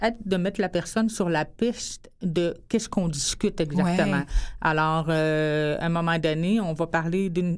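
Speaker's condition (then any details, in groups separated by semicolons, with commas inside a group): Hearing loss since birth; congenital hearing loss, born hard of hearing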